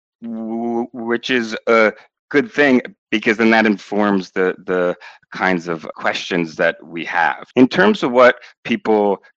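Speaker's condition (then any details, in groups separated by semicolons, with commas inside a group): Stuttering; mainly helped by changing how stuttering is thought about; stuttering with blocks, harder to deal with when put on the spot or under time pressure; repeated words, prolonged sounds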